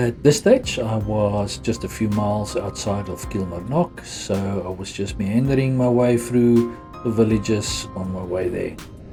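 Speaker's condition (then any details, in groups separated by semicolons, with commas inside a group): No condition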